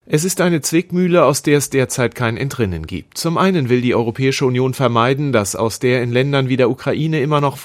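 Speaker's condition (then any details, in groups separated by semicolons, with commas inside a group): No condition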